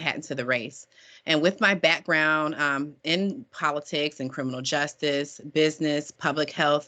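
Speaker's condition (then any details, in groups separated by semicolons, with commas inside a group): No condition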